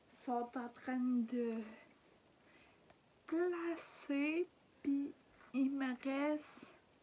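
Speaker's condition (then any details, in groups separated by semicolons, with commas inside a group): Ataxia; degenerative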